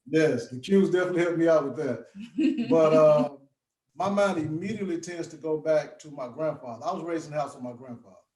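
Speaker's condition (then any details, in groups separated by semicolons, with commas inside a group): No condition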